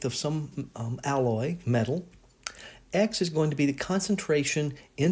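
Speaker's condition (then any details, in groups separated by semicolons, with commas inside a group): No condition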